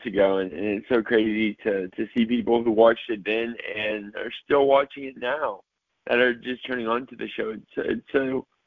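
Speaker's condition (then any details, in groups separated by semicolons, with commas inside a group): Cerebral palsy, mild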